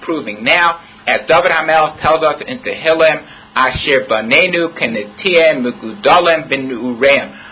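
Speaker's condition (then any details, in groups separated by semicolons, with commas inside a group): No condition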